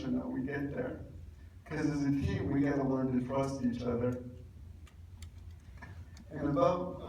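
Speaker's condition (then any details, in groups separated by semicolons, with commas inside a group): Cerebral palsy; from birth, affects walking; could not really talk until age 12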